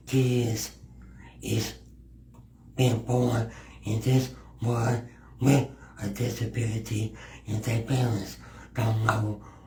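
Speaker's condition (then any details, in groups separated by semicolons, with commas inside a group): Cerebral palsy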